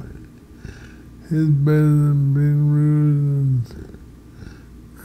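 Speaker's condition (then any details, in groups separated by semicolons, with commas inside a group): Multiple sclerosis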